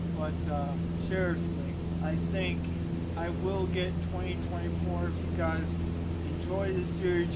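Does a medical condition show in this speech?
Yes: cerebral palsy; only one hand usable.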